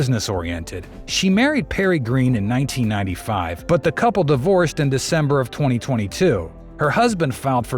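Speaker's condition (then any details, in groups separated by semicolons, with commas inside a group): No condition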